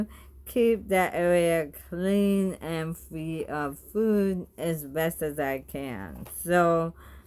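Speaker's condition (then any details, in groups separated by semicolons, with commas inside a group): Bulbar ALS; bulbar onset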